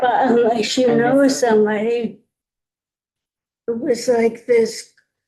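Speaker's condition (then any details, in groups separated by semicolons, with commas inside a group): ALS; voice obviously deteriorating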